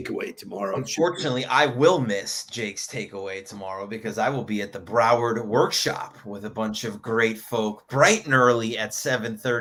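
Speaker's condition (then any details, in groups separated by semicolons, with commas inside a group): No condition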